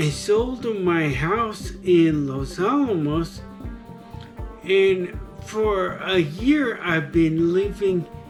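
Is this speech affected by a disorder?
Yes: traumatic brain injury.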